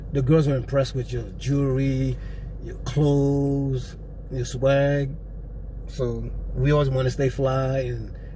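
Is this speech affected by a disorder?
No.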